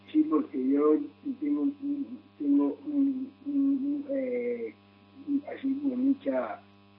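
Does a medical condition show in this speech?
Yes: Down syndrome; chromosomal alteration.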